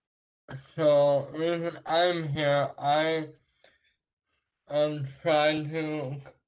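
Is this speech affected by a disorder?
Yes: traumatic brain injury.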